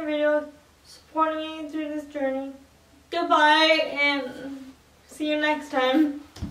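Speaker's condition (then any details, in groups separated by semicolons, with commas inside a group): Cerebral palsy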